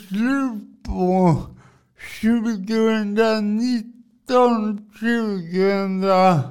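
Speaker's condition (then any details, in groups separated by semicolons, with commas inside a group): Cerebral palsy; from birth, drives adapted car, adaptation applied for via Försäkringskassan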